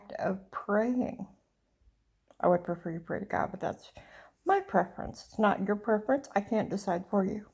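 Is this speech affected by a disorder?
Yes: cerebral palsy; speech noticeably atypical.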